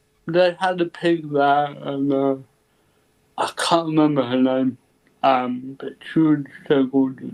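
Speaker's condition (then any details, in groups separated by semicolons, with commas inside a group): Cerebral palsy; ataxic type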